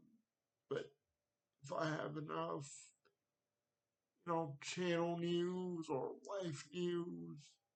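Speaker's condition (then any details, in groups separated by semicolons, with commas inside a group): Cerebral palsy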